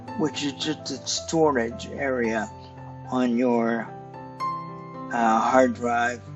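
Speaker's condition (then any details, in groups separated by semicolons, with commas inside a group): Cerebral palsy; stiff muscles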